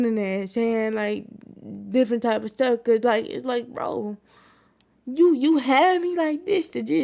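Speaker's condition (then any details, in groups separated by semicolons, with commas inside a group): Cerebral palsy; wheelchair user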